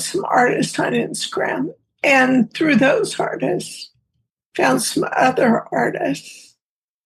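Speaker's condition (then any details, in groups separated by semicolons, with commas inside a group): Multiple sclerosis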